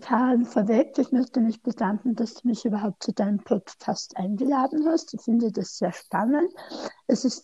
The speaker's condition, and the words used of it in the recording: Tongue cancer surgery. Ich möchte auch kurz erwähnen, dass du Zungenkrebs hattest und ein bisschen eingeschränkt bist in der Sprache